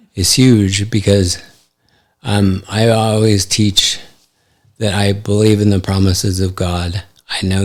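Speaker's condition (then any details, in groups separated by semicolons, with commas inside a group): ALS; affects hand function; recently diagnosed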